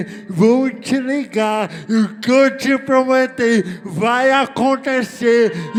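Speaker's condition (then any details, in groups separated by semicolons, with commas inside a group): Cerebral palsy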